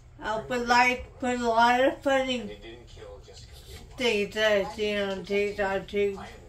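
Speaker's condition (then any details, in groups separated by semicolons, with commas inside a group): Traumatic brain injury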